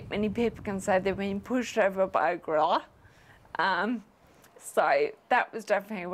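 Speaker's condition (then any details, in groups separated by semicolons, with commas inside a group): Friedreich's ataxia; progressive nervous system breakdown, cardiomyopathy, minor stroke; wheelchair, about 20 years since onset, began with balance loss; expects loss of speech and self-feeding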